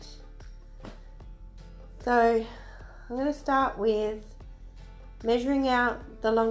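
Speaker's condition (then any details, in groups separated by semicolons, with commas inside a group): No condition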